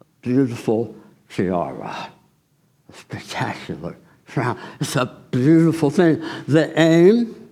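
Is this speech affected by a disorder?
Yes: tongue cancer surgery.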